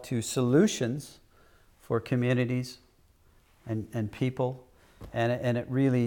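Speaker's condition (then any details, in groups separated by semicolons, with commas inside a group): No condition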